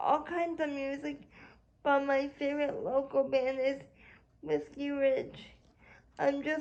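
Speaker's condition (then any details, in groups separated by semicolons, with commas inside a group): Cerebral palsy; spastic quadriplegia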